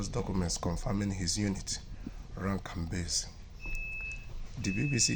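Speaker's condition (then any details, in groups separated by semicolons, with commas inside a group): No condition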